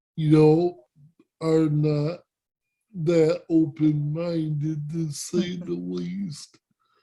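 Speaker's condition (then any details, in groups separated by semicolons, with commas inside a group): Cerebral palsy; speech impairment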